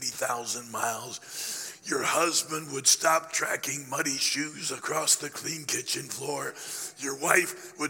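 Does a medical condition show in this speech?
Yes: laryngeal cancer after radiation, growth on voice box treated with radiation and chemotherapy; started preaching in a whisper, voice gaining strength, still affected, apologizes for listener discomfort.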